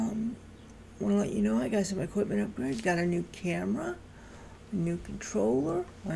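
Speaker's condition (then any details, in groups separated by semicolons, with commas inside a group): Cerebral palsy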